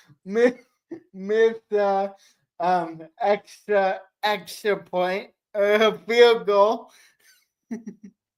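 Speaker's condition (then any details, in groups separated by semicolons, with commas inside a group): Cerebral palsy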